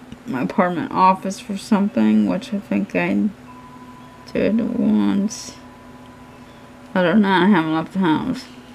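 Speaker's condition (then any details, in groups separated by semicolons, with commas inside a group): Cerebral palsy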